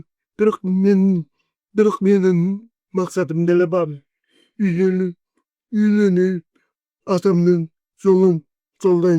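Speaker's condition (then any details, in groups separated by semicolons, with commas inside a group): Cerebral palsy; 40 years with condition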